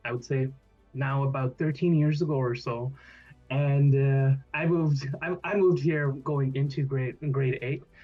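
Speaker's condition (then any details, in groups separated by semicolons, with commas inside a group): No condition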